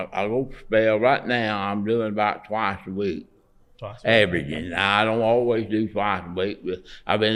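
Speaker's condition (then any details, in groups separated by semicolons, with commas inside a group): Parkinson's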